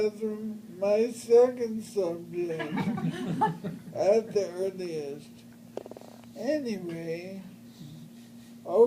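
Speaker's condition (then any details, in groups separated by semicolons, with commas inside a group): Brain injury; traumatic brain injury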